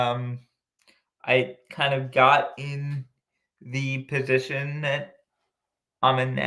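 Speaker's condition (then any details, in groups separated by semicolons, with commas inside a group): Cerebral palsy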